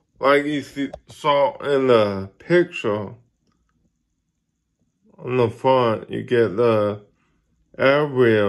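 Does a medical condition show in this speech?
Yes: ataxic cerebral palsy.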